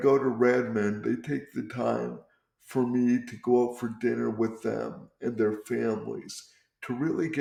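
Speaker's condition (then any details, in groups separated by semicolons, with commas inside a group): Cerebral palsy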